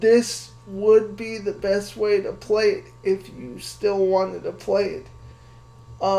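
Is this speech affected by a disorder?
Yes: cerebral palsy.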